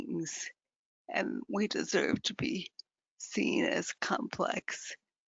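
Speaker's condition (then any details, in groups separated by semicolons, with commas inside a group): Advanced multiple sclerosis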